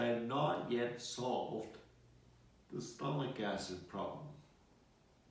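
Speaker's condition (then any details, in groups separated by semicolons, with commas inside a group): Multiple sclerosis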